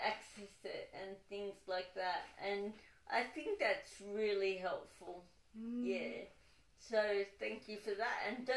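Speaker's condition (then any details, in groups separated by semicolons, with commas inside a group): Cerebral palsy, dystonic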